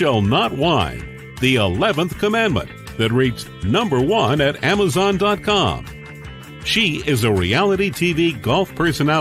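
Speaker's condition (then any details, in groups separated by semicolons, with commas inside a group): No condition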